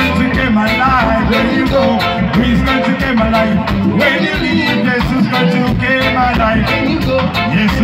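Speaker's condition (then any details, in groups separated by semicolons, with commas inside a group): No condition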